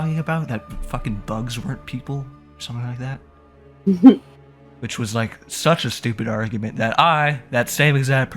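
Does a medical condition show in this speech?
No.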